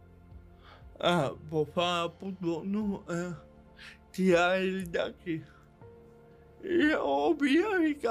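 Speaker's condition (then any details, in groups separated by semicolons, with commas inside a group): Cerebral palsy; diagnosed in childhood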